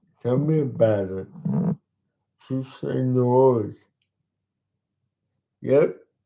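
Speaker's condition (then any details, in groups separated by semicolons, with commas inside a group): Cerebral palsy; talks slowly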